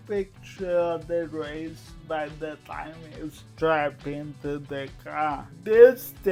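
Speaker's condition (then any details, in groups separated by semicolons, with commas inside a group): Cerebral palsy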